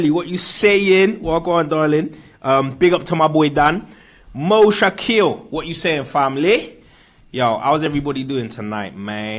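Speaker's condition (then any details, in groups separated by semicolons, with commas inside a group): No condition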